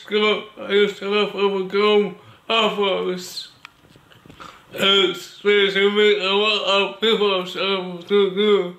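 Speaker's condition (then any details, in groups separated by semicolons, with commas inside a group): Cerebral palsy; body affected; speech disability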